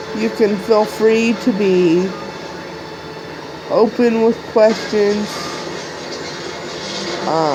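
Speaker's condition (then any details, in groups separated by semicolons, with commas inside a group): Cerebral palsy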